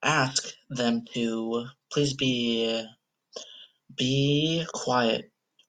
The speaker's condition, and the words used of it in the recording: Stuttering. But as I got older, I started to stutter more and more.